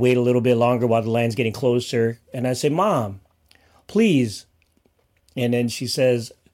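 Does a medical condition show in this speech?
No.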